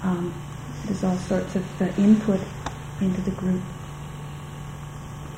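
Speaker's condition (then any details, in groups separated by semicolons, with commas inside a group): No condition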